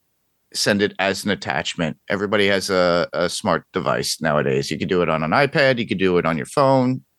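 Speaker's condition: No condition

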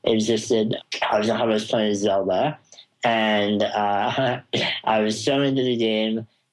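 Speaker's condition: Spinal muscular atrophy; jaw and tongue weakness affects talking, sounds mumbly, at times difficult to understand

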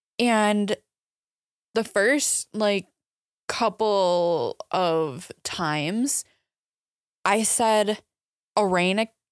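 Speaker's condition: Aphasia after stroke; stroke at 14, aphasia and affected arm, Taub constraint-induced therapy in Alabama, speech therapy at Marquette; ongoing aphasia, marked language progress after intensive constraint-induced language therapy; earlier two to three word sentences, once 16 words, language inside but hard to retrieve

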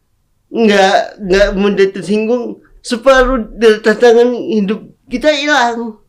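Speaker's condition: Cerebral palsy; congenital cerebral palsy; speaking is difficult

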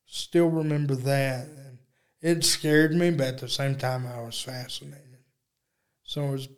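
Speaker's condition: Cerebral palsy; uses electric wheelchair

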